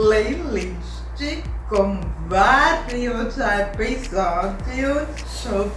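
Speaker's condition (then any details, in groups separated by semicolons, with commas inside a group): Cerebral palsy; lack of oxygen at birth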